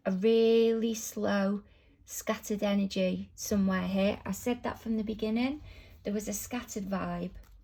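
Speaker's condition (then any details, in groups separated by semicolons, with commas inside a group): No condition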